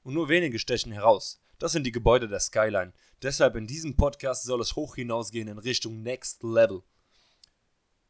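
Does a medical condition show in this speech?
No.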